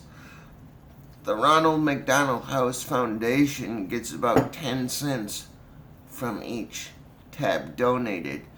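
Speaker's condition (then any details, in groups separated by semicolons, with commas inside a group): Cerebral palsy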